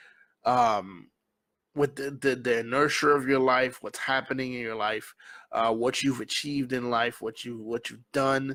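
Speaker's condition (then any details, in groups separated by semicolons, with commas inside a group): No condition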